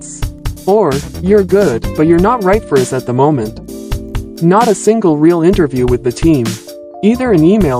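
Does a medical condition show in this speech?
No.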